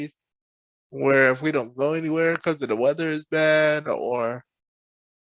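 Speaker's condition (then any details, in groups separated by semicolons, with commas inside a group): Cerebral palsy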